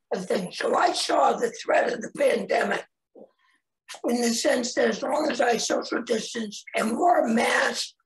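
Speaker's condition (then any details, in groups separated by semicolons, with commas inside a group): Laryngectomy; laryngectomy for head and neck cancer, then radiation; no speech 90 days post-surgery, swallowing issues after surgery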